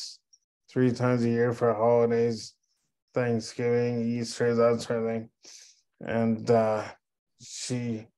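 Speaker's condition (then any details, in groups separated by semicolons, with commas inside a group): Cerebral palsy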